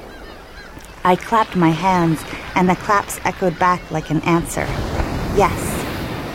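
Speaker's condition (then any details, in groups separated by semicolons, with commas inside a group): No condition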